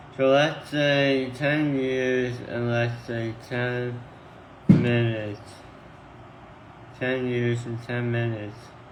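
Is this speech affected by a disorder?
Yes: tongue cancer surgery.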